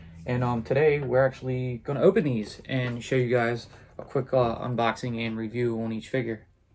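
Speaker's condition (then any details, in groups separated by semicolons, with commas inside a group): No condition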